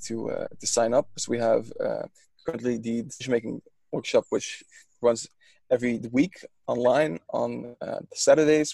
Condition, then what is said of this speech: Stuttering. It's my stuttering like rubbing off on you.